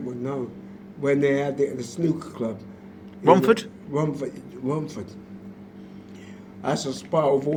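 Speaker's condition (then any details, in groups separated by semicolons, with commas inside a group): Motor neurone disease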